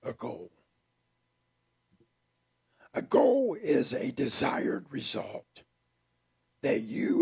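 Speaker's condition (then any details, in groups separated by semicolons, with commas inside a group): Throat cancer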